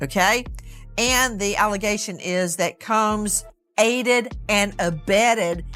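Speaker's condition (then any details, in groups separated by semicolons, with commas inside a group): No condition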